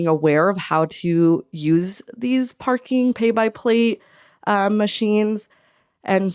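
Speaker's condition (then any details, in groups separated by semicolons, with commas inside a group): No condition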